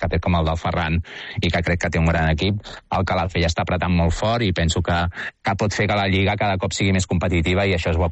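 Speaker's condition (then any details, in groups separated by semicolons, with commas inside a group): No condition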